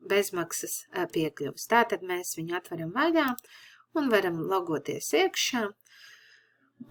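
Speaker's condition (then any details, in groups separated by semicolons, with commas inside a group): No condition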